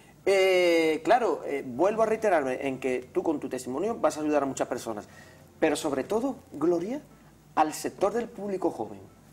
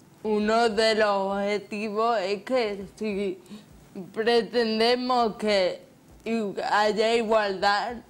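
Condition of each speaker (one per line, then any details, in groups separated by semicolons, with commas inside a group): No condition
Cerebral palsy from birth; present from birth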